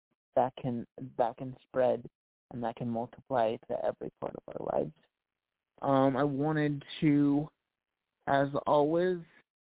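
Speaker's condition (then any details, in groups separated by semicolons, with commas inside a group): Cerebral palsy; past challenges speaking up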